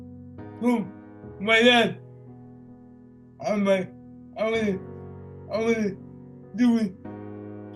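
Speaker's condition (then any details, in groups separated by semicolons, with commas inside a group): Cerebral palsy; from birth; about 32 years old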